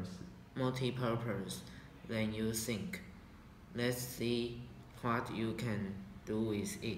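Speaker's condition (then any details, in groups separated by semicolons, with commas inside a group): No condition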